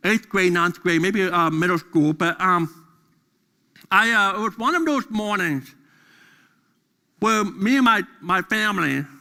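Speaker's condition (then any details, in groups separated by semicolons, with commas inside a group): Deafness; deaf during school years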